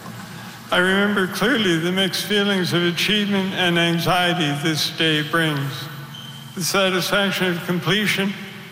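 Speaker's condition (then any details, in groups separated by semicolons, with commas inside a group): Parkinson's disease; chronic, impaired brain dopamine production; voice may weaken during address, daughter Patricia ready to take over reading; speaking requires intense concentration, thinking and talking together increasingly hard, shouts to compensate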